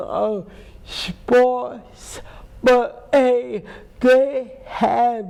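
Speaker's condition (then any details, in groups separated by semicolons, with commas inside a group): Cerebral palsy; speech impairment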